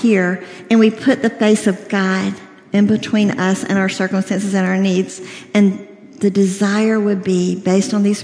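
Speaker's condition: Cleft lip and palate, severe

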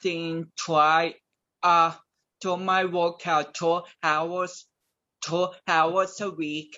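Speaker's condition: Cerebral palsy; speech affected

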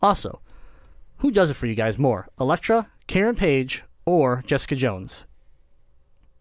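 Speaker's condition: Cleft palate; multiple surgeries in childhood, kept home from school while healing

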